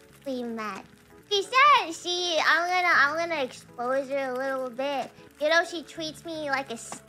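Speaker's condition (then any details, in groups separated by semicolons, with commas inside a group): No condition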